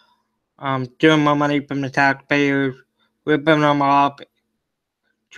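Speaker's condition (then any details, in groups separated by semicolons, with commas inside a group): Cerebral palsy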